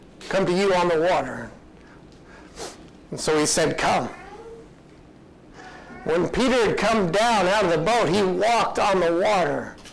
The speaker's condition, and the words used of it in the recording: None; typical speech.